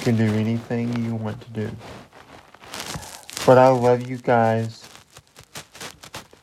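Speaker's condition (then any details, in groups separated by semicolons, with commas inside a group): Cerebral palsy; cerebral palsy since birth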